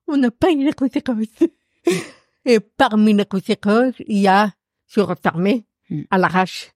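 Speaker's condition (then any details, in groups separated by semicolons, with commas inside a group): Profound congenital deafness; written transcription of meetings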